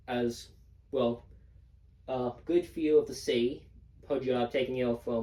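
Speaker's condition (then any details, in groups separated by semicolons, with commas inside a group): No condition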